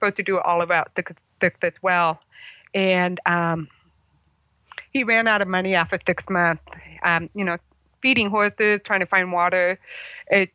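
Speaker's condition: Congenital hearing loss; about 75% hearing loss

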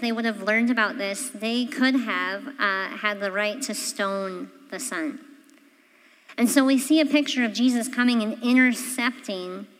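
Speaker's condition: Cleft palate; congenital

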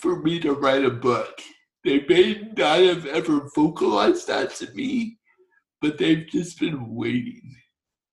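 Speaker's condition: Torsional dystonia; rare muscle and nerve disease

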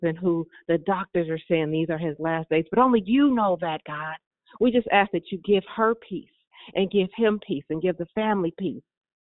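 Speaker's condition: No condition

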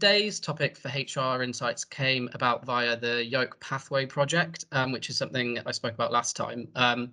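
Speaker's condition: No condition

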